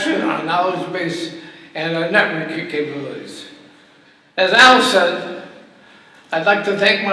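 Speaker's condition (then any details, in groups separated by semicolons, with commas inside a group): ALS; voice weakened by disease, little voice left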